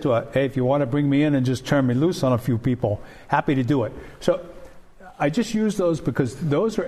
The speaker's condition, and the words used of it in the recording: None; typical speech.